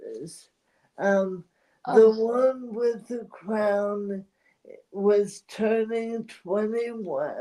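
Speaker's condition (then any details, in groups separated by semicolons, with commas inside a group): ALS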